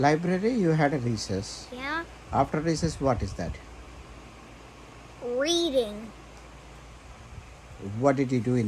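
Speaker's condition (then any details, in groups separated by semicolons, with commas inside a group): No condition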